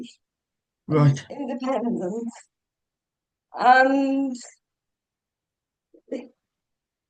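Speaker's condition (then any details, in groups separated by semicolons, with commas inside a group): Cerebral palsy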